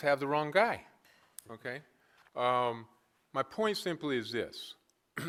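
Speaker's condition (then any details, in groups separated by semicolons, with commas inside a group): No condition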